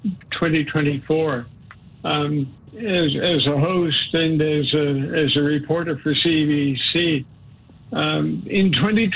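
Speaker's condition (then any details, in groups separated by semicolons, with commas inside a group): Parkinson's disease; onset at age 52, deep brain stimulation surgery, previously heavy medication doses with dyskinesia side effects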